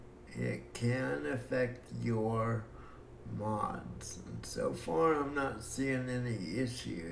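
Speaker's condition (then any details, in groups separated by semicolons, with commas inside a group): Cerebral palsy; breathing fine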